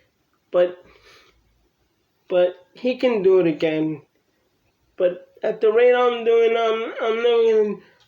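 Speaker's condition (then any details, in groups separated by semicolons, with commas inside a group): Cerebral palsy; from birth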